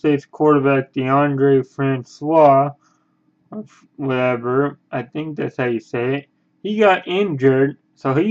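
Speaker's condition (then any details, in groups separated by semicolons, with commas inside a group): Cerebral palsy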